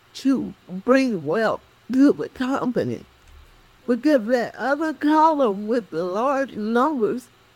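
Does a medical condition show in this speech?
Yes: cerebral palsy; speech affected.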